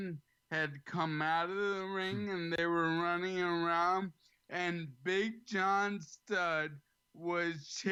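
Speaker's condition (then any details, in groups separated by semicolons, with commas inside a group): ALS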